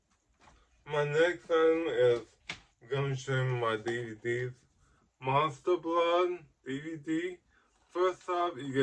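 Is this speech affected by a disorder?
Yes: ataxic cerebral palsy.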